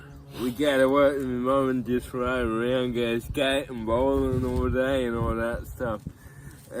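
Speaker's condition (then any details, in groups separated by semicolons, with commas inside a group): Cerebral palsy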